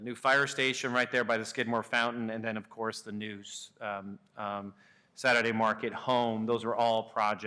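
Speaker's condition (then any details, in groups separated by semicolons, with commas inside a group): No condition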